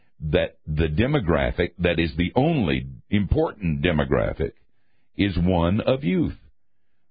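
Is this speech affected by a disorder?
No.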